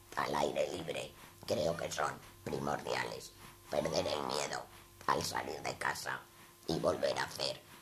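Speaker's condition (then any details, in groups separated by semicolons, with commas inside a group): Total laryngectomy; new voice after larynx removal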